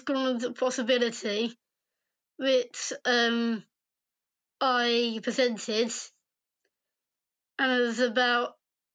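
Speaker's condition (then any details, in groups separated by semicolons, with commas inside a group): Down syndrome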